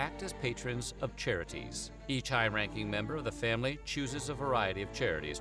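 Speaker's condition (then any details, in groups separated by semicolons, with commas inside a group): No condition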